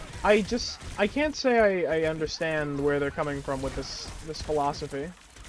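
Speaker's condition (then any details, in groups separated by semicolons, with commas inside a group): No condition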